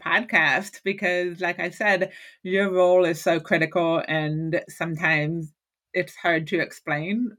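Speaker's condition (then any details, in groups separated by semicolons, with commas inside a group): Hearing loss; lifelong hearing loss since childhood, hearing aid and cochlear implant; currently uses hearing aid and cochlear implant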